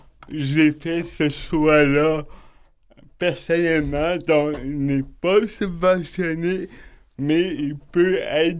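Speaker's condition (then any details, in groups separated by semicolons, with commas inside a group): Cerebral palsy; wheelchair user, stair-climbing wheelchair chosen for autonomy, not subsidized; self-described as speaking a bit oddly, host says speech not odd at all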